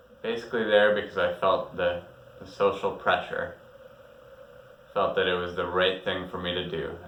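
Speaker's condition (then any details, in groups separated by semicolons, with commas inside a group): No condition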